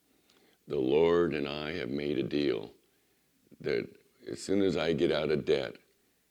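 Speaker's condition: Vocal cord surgery recovery; resting voice

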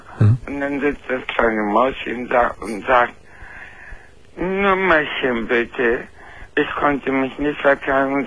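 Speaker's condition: Floor of mouth cancer; found by dentist last year after gum problems, major surgery, jaw affected, taste lost; about one year after operation, jaw rebuild with thigh tissue possible, large two-team operation; speech sounds different from healthy people, could not speak after surgery, wrote notes, relearned speaking

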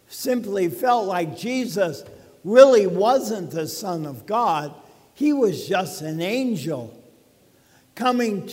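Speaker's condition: ALS; wearing foot brace for first time, may stumble and fall

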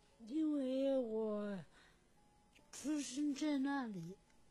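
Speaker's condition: Cerebral palsy; unclear articulation, self-described in own poem

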